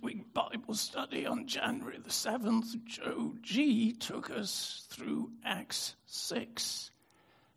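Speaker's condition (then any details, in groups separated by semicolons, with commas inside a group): Spasmodic dystonia; brain disorder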